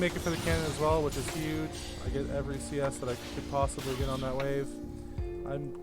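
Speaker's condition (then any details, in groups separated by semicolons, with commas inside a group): No condition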